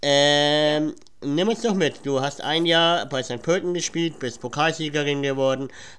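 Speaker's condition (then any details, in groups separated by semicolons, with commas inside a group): Cleft palate; speech impediment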